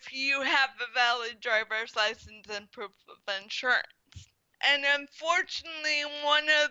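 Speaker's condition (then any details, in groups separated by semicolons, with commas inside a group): Spastic quadriplegic cerebral palsy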